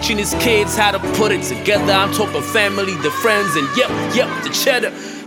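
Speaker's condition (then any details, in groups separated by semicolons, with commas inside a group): No condition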